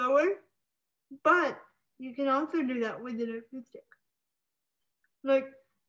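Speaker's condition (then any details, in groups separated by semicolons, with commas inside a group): Spastic cerebral palsy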